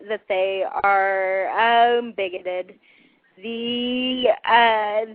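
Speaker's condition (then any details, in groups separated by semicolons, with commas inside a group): Cerebral palsy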